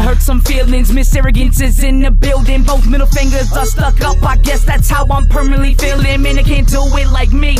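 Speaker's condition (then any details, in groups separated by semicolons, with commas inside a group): No condition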